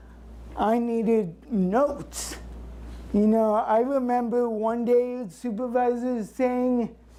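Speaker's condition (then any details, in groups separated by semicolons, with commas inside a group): Cerebral palsy; since birth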